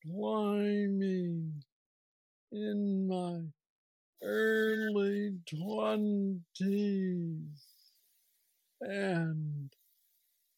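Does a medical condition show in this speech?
Yes: Parkinson's disease; neurostimulator brain implant after 2 years.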